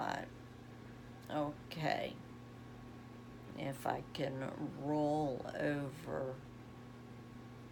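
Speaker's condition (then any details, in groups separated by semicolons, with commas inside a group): Essential tremor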